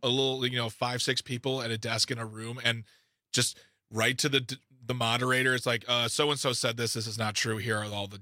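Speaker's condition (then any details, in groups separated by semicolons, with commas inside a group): No condition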